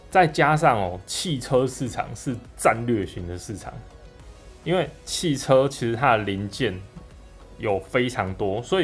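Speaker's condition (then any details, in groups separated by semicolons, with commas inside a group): No condition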